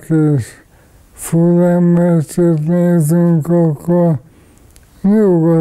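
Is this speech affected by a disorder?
Yes: ALS.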